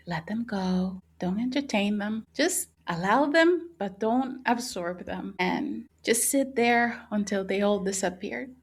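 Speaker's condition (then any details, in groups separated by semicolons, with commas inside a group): No condition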